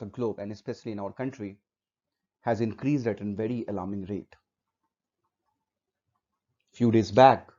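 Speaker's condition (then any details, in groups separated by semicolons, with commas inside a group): No condition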